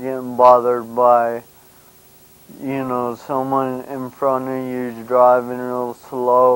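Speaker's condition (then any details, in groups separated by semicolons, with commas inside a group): Brain injury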